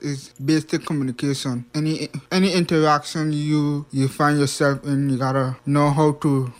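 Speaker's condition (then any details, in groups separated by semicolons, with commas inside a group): Hearing impairment; past speech impediment; past speech impediment improved with much practice, listening needs much focus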